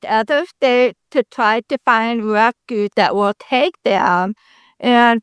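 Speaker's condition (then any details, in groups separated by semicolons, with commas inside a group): Deafness, congenital; speaks very well per host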